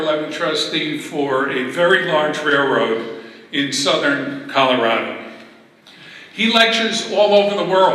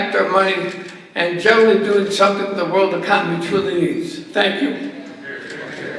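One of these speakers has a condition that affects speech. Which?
The second: ALS; voice weakened by disease, little voice left.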